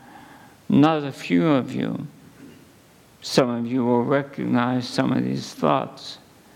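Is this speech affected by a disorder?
Yes: ALS; under neurologist care.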